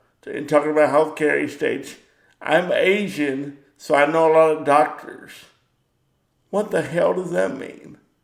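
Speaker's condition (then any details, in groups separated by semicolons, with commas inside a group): Cerebral palsy; power wheelchair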